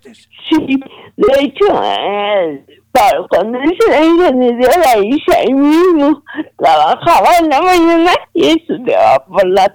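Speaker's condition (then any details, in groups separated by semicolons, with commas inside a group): Cerebral palsy; premature birth, negligent right knee tumor surgery cut tendons, not walking at 18 months, diagnosed 18-19; some difficulty speaking, able to speak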